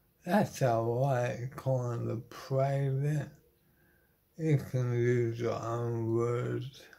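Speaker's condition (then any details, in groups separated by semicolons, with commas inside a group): Motor neuron disease; terminal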